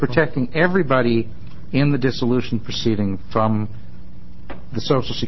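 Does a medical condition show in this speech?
No.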